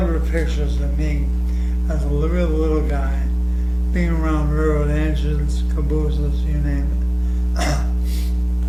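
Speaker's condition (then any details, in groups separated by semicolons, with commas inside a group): ALS; short of breath while talking, needs breaks, voice softens with fatigue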